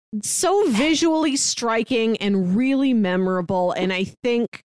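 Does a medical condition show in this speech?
No.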